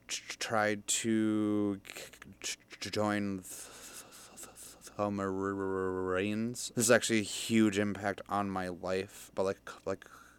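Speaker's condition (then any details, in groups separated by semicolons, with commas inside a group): Stutter; stutter since young childhood, speech help stopped around age 11 or 12, therapy, 12-step programs, now sober; still stutters, public speaking still hard, sounded fluent on air, feels safe in studio; stutters on f of furniture mover, no stutter when drunk, cares less when feeling safe; repeated words, prolonged sounds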